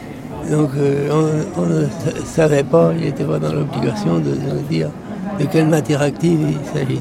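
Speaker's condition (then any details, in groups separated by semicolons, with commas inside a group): Parkinson's disease; bone weakening with loss of all teeth, pronounced curvature problems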